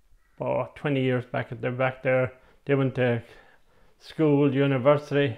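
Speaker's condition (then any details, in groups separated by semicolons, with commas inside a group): MND; communication devices assessed, types replies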